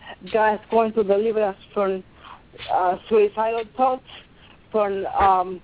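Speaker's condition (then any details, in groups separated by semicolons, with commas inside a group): Cerebral palsy; quiet voice, limited loudness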